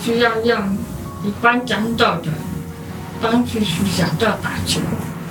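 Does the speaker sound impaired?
Yes: hearing impairment; pink hearing aids, hearing impaired from childhood, first diagnosed sensory integration disorder, cannot hear shuttle without aids; formerly reluctant to speak, mother pushed speaking, now converses with hearing people.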